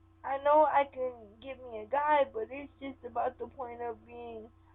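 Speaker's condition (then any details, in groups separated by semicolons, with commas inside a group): Cerebral palsy; from birth, affects hand; sometimes affected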